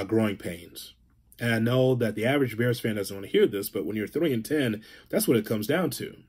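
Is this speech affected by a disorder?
No.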